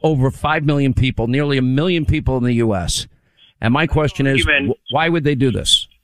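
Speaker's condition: No condition

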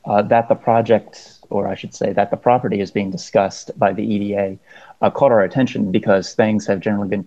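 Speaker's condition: No condition

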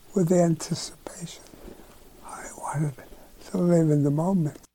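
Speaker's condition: ALS; ALS diagnosed by specialist neurologist

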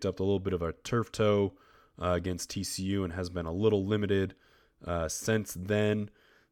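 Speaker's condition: No condition

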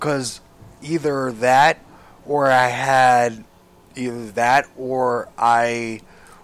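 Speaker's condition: Aphasia after stroke; one-sided weakness; recent fall onto good side just before giving a talk, injured hand, possibly shoulder; pauses, unfinished sentences, word substitution such as light for night, garbled words

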